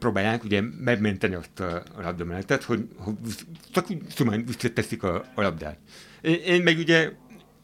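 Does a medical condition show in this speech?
Yes: hearing impairment; hard of hearing, wears hearing aids.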